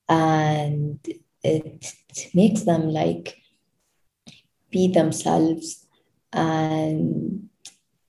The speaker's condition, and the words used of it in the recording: Stuttering. Yeah, I speak so much better now, confident, and even if I get stuck, I move on.